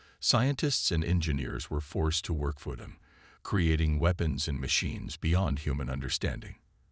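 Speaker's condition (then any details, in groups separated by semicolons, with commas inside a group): No condition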